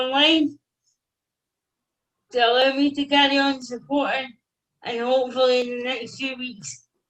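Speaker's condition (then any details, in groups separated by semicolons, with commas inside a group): Cerebral palsy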